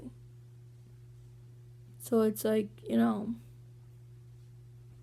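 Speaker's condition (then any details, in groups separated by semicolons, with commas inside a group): Cerebral palsy; walking sometimes hard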